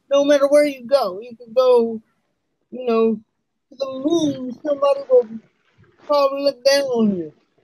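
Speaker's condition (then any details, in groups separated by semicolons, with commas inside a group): Cerebral palsy; uses wheelchair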